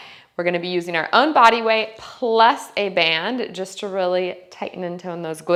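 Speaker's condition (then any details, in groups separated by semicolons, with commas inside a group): No condition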